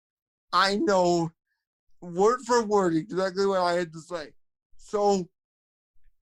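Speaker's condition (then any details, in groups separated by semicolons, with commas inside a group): Cerebral palsy, spastic quadriplegia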